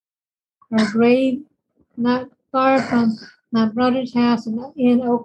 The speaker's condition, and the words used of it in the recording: Cerebral palsy. He uses an AAC machine to voice his story.